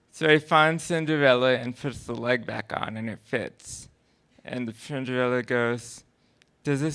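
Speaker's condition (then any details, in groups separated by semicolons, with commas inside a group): Cerebral palsy; oxygen deprivation at birth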